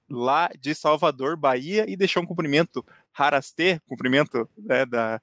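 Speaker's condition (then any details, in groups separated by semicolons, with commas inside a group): No condition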